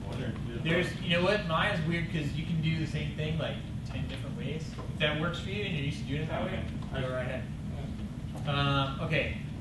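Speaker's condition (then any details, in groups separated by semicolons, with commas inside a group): No condition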